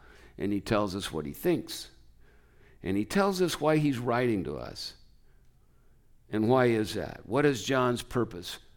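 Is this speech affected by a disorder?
No.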